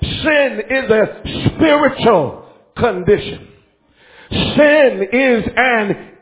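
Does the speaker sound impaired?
No.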